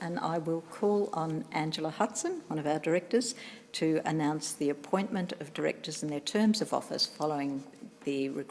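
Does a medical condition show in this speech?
No.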